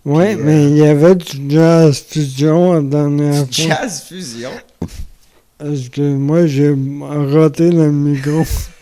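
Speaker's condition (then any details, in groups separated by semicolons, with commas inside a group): Amyotrophic lateral sclerosis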